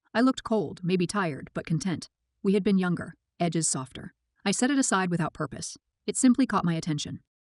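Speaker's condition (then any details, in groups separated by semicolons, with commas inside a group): No condition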